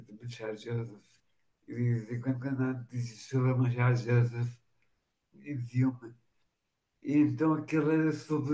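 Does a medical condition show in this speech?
Yes: machado-Joseph disease (sca3).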